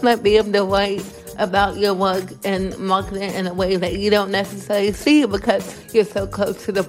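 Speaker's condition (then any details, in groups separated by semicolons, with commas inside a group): Cerebral palsy; from birth, born two months premature, 2 pounds 12 ounces, significant motor skill delays, physical and occupational therapy as child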